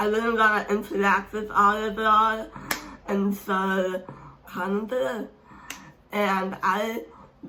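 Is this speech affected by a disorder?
Yes: speech impairment; hard to understand.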